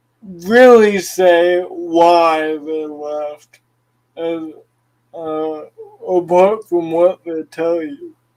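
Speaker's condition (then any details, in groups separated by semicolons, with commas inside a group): Cerebral palsy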